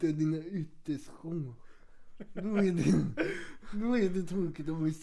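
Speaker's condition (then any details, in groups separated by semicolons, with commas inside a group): Cerebral palsy; has two wheelchairs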